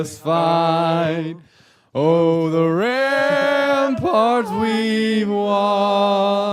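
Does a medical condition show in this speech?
No.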